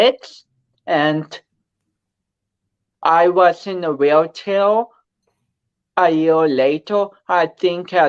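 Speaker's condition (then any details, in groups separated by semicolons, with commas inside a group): Cerebral palsy; affects balance, speech, coordination; walks, bodybuilder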